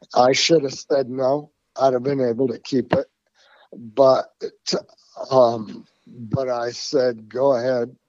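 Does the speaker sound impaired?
Yes: Parkinson's; tremors since youth, progressively worse.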